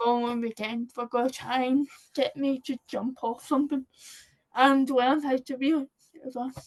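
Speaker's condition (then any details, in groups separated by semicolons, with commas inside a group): Cerebral palsy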